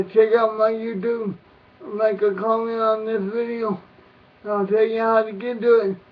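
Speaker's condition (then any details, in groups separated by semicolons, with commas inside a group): Cerebral palsy; caused by birth injury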